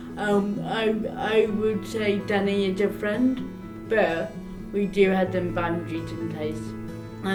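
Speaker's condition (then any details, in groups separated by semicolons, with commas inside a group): Cerebral palsy; arm tremors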